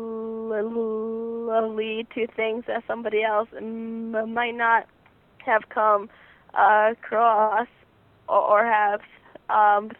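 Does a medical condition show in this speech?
Yes: stuttering; stuttering since beginning to talk, speech therapy with own speech therapist; about 18, starting college, therapy every two weeks, summer three-session intensive, Friends National Association; needs extra time to speak, letters to teachers, friends avoid filling in words; here prolonged sounds, blocks.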